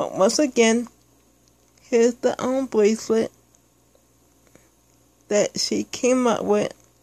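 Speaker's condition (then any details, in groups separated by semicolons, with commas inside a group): Speech impairment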